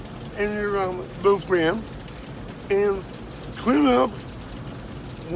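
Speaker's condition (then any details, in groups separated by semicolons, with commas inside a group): Dystonia; very bad day, frequent bad days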